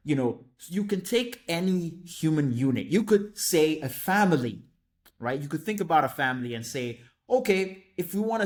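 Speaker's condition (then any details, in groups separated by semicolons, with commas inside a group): No condition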